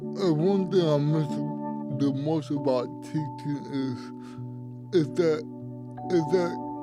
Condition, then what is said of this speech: Cerebral palsy. So it also affects my speaking, my walking, my hands.